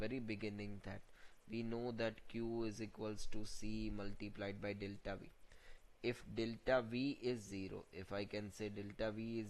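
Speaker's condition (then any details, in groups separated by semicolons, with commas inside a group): No condition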